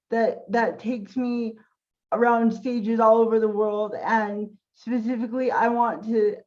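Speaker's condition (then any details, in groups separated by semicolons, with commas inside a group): Cerebral palsy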